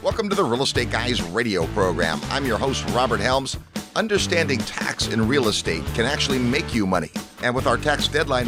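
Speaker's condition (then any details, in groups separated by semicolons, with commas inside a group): No condition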